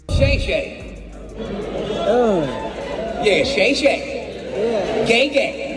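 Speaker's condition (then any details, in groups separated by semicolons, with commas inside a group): No condition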